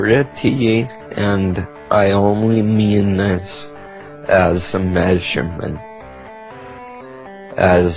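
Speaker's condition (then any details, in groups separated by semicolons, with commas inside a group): Multiple sclerosis; severe tremor earlier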